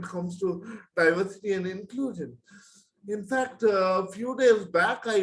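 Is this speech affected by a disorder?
Yes: cerebral palsy; present from birth.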